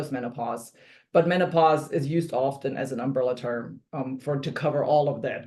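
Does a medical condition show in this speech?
No.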